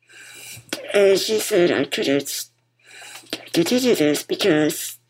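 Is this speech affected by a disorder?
Yes: muscular dystrophy; diagnosed as toddler, uses wheelchair; bipap machine audible throughout conversation.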